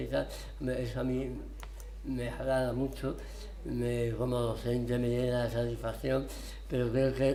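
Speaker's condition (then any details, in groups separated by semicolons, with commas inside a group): Tongue cancer, partial glossectomy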